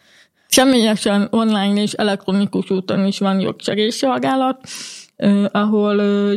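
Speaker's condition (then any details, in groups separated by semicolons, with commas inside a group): Hearing impairment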